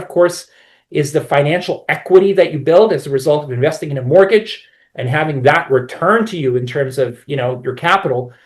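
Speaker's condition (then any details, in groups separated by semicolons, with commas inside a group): No condition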